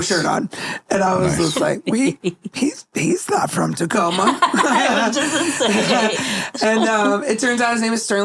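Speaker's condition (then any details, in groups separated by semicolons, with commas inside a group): No condition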